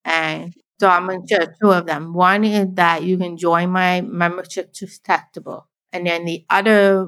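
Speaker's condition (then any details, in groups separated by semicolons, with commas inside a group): Deafblind, born deaf; narrowed visual field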